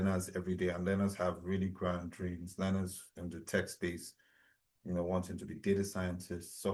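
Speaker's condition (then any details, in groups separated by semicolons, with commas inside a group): No condition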